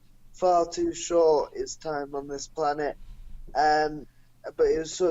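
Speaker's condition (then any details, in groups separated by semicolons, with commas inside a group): Cerebral palsy; non-progressive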